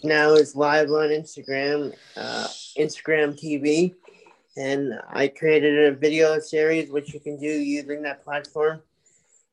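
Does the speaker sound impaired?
Yes: cerebral palsy; from birth.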